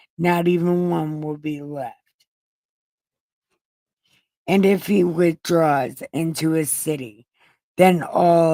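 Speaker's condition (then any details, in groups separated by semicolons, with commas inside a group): Brain injury; right side numb including tongue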